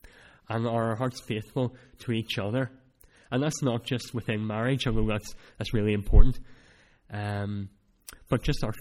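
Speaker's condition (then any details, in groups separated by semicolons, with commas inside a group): Cleft palate; speech not that clear at times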